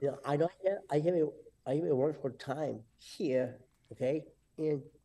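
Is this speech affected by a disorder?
Yes: Down syndrome; attends Gigi's Playhouse Syracuse Down syndrome achievement center; self advocate, gives speeches, guest speaker at Gigi's pre-COVID.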